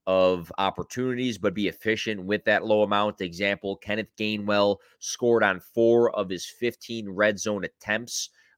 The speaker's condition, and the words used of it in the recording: None; typical speech.